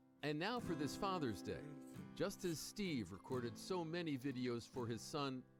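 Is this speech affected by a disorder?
No.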